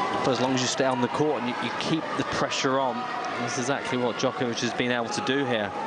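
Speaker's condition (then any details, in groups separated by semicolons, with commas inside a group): No condition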